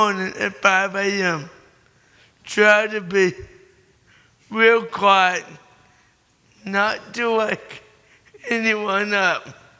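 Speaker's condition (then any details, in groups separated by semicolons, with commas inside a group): Cerebral palsy; born premature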